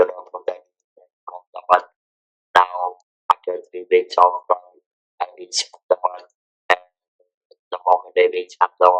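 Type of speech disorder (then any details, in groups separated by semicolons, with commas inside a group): Electrolarynx speech; throat cancer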